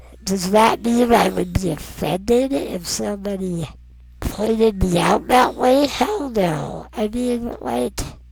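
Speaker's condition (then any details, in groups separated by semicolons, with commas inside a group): Non-progressive muscular dystrophy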